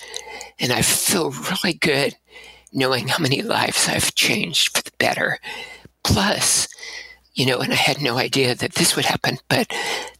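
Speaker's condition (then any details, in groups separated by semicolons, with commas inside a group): Abductor spasmodic dysphonia; voice lost shouting over rock music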